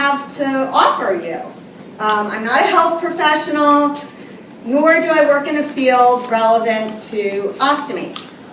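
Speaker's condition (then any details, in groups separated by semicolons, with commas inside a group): No condition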